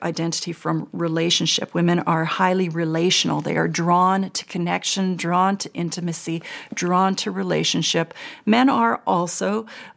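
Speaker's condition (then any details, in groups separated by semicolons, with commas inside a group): No condition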